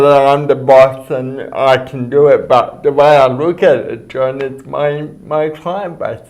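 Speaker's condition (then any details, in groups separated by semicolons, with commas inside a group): Cerebral palsy; speech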